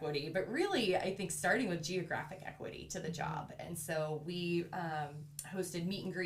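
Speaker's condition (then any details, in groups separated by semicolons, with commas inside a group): No condition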